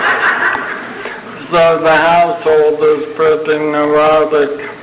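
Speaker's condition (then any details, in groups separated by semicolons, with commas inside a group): ALS (Lou Gehrig's disease); young onset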